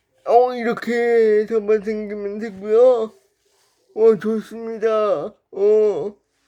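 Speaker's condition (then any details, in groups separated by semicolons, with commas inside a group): Brain lesion disability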